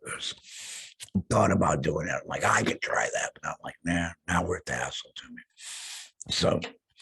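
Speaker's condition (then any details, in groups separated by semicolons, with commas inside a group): Laryngectomy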